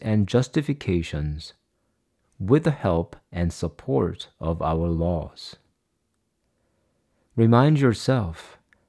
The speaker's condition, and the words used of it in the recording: No condition.